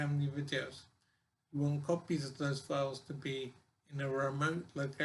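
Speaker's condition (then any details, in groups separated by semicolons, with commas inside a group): Brain injury; severe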